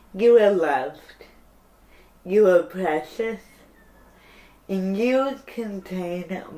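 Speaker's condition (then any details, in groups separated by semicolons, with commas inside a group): Cerebral palsy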